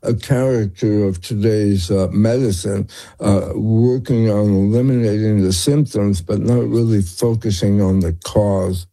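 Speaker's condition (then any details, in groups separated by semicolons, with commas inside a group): Tongue cancer; slurred speech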